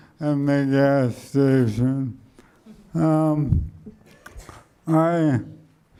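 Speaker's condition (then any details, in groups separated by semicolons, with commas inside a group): ALS; speech slowed and softened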